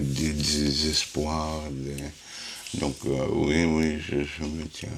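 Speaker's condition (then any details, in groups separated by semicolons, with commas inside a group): Huntington's disease; inherited, 43 repeats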